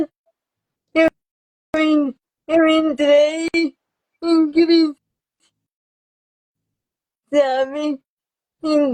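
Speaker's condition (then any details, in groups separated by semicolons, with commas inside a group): Cerebral palsy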